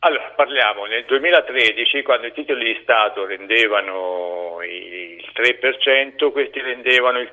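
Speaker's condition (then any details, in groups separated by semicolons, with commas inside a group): No condition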